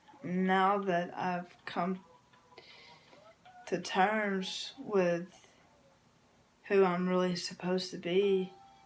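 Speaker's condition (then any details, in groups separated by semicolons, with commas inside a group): Cerebral palsy; from birth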